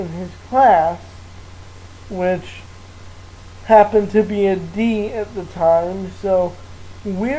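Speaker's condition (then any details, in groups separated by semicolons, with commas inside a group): Cerebral palsy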